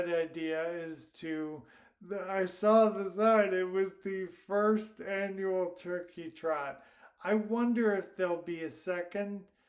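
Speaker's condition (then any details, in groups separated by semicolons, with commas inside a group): Primary lateral sclerosis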